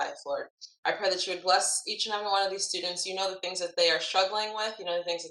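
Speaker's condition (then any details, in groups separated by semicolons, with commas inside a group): No condition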